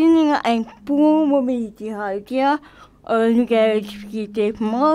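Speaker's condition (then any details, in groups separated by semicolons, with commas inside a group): Cerebral palsy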